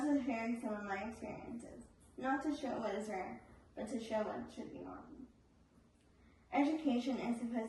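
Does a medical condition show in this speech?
Yes: spastic cerebral palsy.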